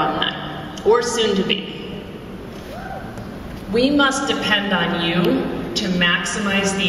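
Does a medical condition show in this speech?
No.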